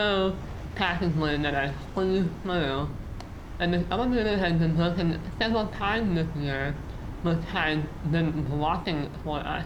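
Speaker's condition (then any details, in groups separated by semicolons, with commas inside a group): Muscular dystrophy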